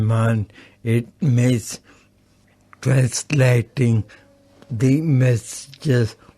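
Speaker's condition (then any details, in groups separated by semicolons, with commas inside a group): Acquired brain injury; over 30 years since injury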